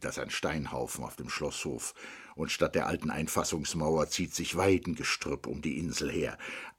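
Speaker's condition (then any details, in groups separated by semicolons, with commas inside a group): No condition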